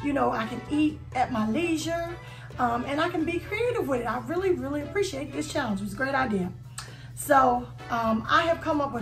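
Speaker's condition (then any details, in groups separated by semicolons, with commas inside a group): No condition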